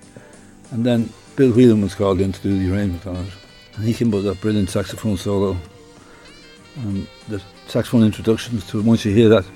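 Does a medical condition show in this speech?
Yes: Parkinson's disease; diagnosed about 10 years ago, progressive, expected to worsen; aches and pains, various tremors, fingertip trouble with buttons, hallucinations, hard first morning hour needing dopamine.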